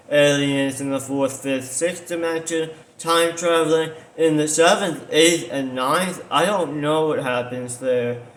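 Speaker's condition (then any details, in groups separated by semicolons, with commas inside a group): Tongue cancer surgery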